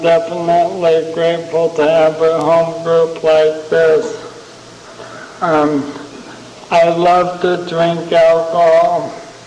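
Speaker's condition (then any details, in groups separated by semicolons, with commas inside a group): ALS (Lou Gehrig's disease); terminal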